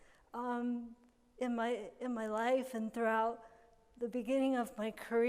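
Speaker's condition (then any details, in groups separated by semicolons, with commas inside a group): Cerebral palsy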